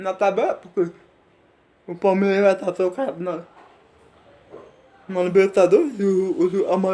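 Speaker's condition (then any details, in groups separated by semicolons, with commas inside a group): Cerebral palsy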